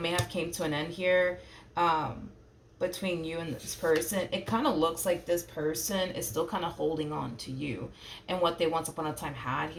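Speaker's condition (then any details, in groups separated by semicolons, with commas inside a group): No condition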